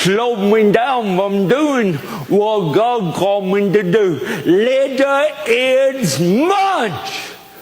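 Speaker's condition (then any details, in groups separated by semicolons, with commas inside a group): Cerebral palsy; diagnosed young, possibly birth complications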